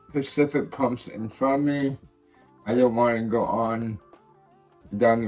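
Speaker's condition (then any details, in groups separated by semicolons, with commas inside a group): Cerebral palsy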